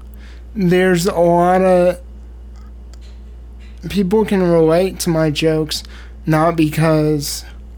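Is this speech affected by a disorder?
Yes: cerebral palsy; spastic quadriplegic, all four limbs impaired, oxygen lack at birth, motor brain area damaged, diagnosed age 3; age 26, 23 years since diagnosis, lot of muscle tension, spasms, full sensation.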